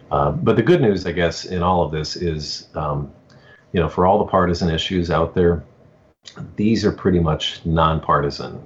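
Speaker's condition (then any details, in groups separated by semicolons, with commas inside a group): No condition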